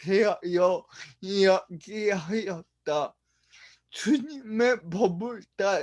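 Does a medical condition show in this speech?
Yes: brain lesion disability.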